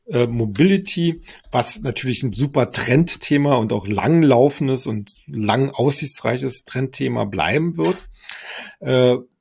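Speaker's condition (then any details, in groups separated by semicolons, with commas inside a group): No condition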